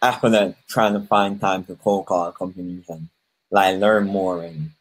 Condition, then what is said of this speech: Cleft palate. You know, I was born with cleft palate, like a speech impediment, and that still didn't hold me back from, you know what I mean, doing it.